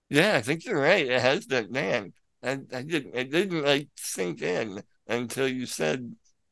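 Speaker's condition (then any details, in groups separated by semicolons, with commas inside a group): Spinal muscular atrophy; wheelchair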